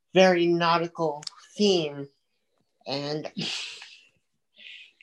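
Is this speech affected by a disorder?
Yes: cerebral palsy; from birth.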